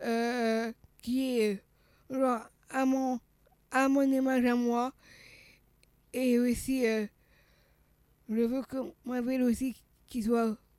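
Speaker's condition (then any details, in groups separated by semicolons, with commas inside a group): Down syndrome (trisomy 21); congenital heart malformation, heart surgery at age one after Staphylococcus aureus infection, second heart operation near right ventricle; age 39; childhood speech therapy to tone tongue, swallowing problems, slowness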